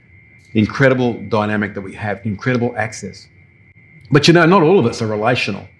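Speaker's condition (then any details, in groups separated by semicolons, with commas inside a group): No condition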